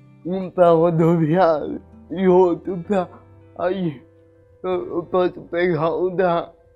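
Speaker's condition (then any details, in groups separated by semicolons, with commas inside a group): Cerebral palsy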